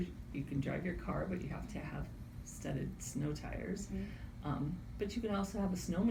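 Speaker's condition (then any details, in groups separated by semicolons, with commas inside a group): No condition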